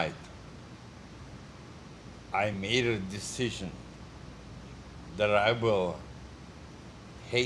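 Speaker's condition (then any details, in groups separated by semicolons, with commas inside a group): Multiple sclerosis; diagnosed at age 17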